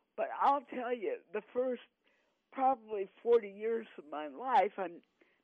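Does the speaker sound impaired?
Yes: cerebral palsy; since birth; 18 years of speech therapy.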